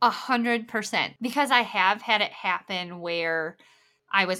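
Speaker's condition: Bilateral cleft lip and palate

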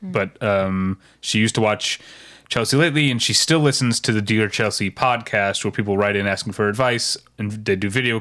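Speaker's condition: No condition

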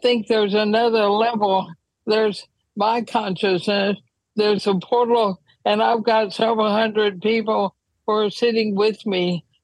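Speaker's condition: ALS; symptoms about nine years before diagnosis, wheelchair use when traveling; diagnosed last fall, changing and expanding needs for multi-specialist medical care

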